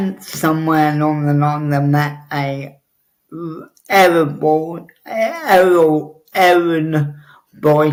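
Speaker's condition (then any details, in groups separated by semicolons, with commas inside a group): Cerebral palsy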